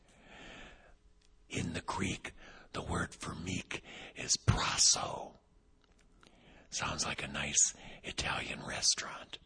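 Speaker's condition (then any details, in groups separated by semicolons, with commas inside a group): Vocal cord paralysis, unilateral; awaiting surgery in about a month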